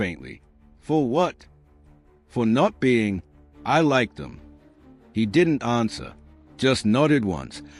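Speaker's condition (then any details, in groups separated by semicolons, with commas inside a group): No condition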